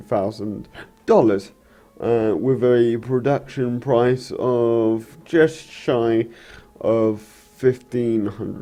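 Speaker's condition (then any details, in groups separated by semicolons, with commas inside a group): Cerebral palsy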